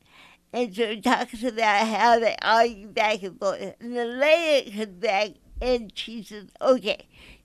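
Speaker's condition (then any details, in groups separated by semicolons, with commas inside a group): Mild cerebral palsy; mild cerebral palsy affecting speech; difficult to understand at first, easier once listener adjusts; hard to understand initially, listeners must listen closely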